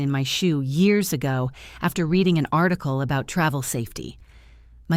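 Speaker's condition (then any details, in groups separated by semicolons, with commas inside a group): No condition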